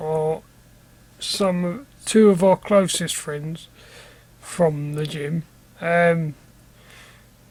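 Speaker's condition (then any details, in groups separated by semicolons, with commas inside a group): Cerebral palsy; from birth, all four limbs, spastic, dyskinetic, ataxic features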